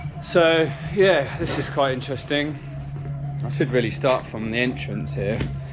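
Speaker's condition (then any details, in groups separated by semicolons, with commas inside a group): No condition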